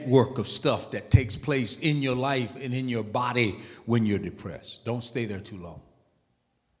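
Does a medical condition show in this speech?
No.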